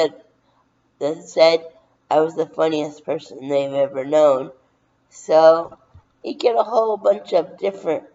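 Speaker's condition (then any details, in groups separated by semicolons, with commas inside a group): Cerebral palsy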